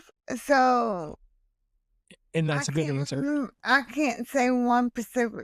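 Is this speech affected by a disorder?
Yes: hemiplegic cerebral palsy.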